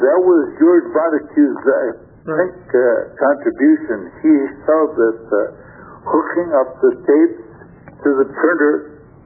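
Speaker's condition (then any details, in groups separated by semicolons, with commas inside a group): Stroke affecting throat muscles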